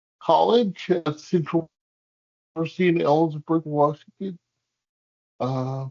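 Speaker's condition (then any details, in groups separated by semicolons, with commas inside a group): Cerebral palsy; hamstring releases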